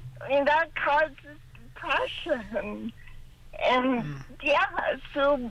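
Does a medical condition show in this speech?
Yes: cerebral palsy, mild; slight speech impediment, capable of speaking, perfectly understood by hosts.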